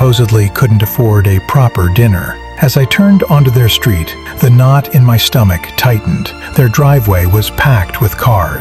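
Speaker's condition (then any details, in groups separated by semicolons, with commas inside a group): No condition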